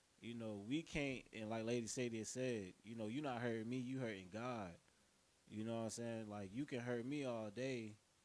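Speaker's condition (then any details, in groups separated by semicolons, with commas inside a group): No condition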